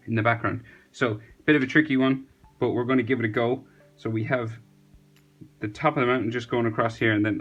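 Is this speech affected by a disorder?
No.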